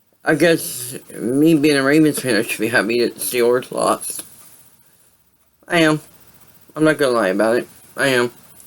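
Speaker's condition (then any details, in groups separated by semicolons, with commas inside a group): Cerebral palsy; voice sound affected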